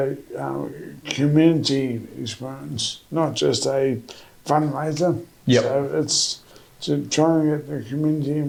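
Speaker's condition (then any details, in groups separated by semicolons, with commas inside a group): MND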